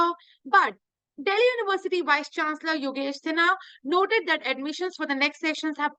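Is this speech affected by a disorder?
No.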